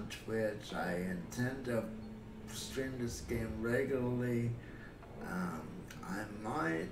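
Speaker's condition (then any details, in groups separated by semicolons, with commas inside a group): Cerebral palsy; affects muscle coordination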